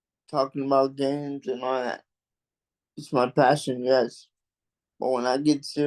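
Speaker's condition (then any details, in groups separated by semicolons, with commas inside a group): Cerebral palsy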